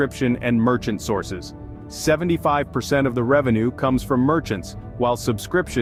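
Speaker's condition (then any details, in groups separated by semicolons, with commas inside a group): No condition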